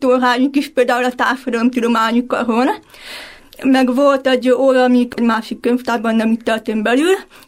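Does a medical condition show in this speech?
Yes: deafblindness (hearing impairment); vision and hearing impairment.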